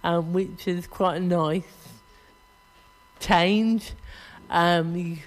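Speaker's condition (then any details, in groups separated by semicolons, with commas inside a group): Cerebral palsy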